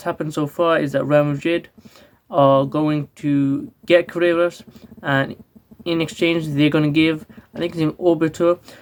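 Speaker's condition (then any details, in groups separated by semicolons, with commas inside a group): No condition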